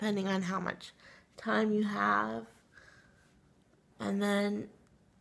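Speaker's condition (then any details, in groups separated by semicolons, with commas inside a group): Cerebral palsy; physical disability; long-standing breathing issues, laryngitis when sick limits voice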